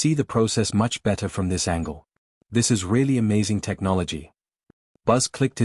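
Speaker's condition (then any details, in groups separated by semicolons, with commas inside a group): No condition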